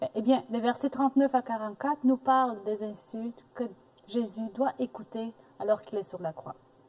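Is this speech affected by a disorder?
No.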